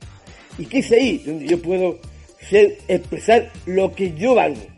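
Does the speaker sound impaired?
Yes: Down syndrome; genetic disorder.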